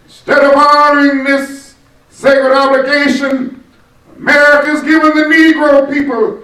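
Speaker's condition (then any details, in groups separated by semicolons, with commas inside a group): No condition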